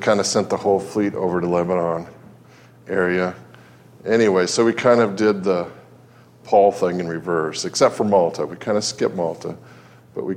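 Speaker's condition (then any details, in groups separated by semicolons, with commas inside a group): No condition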